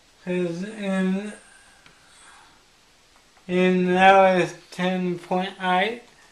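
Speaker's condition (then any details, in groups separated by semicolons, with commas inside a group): Cerebral palsy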